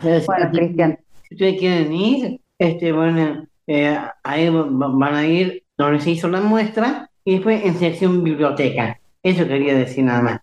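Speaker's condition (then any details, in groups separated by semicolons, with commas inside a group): Down syndrome; age 64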